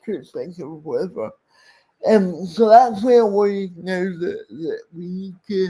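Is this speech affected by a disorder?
Yes: cerebral palsy; speech impairment.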